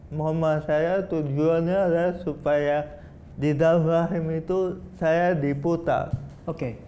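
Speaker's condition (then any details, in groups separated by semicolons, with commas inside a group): Cerebral palsy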